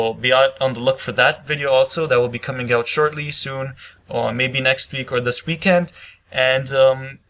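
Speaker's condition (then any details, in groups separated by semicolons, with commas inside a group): No condition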